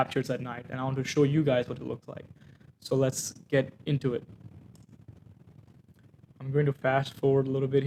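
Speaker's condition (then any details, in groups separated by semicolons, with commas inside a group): No condition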